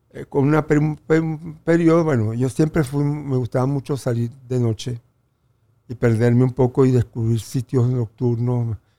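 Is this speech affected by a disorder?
Yes: stuttering; very severe stutter since earlier life, described as lifelong; uses tools and self-confidence to partly hide stutter; stutter still present, blocks somewhat when feeling threatened; here repeated sounds.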